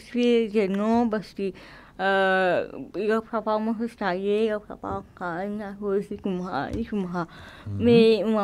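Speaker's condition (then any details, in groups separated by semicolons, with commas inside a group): Cerebral palsy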